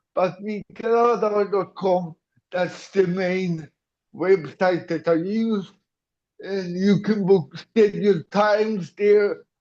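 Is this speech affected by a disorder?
Yes: cerebral palsy.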